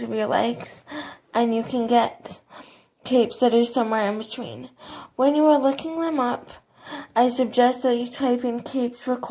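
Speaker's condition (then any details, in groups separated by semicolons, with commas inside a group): Cerebral palsy, athetoid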